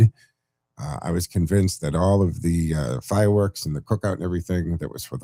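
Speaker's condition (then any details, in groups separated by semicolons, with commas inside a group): No condition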